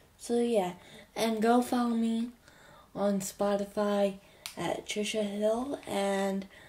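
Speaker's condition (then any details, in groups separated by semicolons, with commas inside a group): Cerebral palsy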